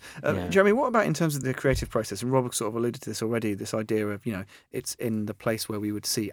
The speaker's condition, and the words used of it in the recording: No condition.